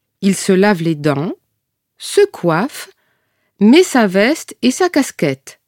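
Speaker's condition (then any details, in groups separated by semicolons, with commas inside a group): No condition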